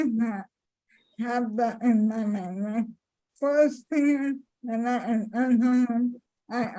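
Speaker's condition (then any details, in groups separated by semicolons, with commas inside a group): ALS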